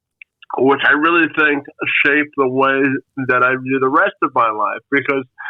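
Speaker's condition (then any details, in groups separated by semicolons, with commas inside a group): Spastic quadriplegic cerebral palsy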